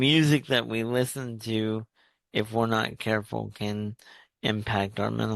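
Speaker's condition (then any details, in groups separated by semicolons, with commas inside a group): Cerebral palsy; uses wheelchair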